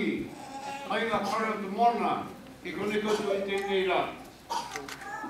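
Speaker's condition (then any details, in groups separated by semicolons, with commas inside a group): No condition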